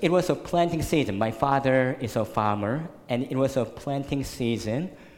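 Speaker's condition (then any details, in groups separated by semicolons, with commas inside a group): Cleft lip and palate, severe; could not suck breast milk as newborn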